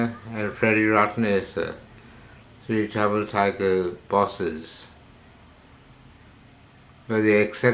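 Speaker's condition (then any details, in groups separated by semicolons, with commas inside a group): Parkinsonism; hypersalivation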